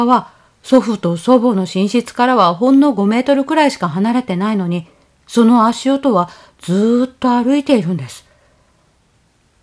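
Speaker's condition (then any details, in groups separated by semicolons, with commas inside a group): No condition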